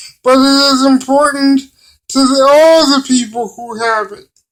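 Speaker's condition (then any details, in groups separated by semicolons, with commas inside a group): Cerebral palsy; limited use of the hands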